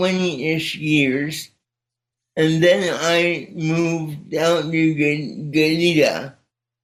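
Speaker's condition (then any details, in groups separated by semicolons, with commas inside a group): Cerebral palsy; speech not affected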